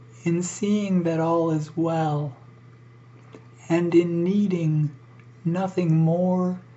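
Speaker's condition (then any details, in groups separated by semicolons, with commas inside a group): ALS; neurodegenerative, physical function lost; breathing increasingly difficult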